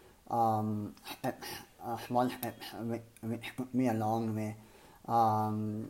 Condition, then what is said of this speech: Cleft palate. And uh, due to which over the years you develop uh, a very different way of uh, speaking,